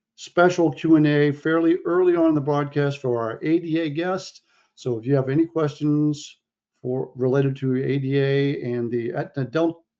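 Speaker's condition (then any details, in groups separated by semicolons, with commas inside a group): No condition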